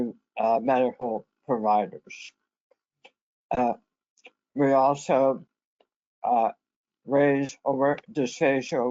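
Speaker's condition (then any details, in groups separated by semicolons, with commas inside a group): Head and neck cancer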